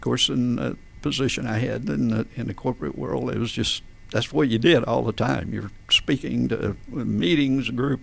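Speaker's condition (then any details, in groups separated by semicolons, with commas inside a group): Spasmodic dysphonia; adult onset, diagnosed by otolaryngologist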